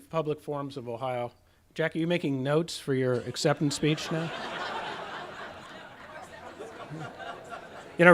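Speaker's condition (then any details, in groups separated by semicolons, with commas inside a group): No condition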